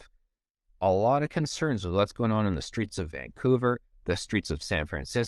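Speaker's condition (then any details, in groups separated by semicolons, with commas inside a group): No condition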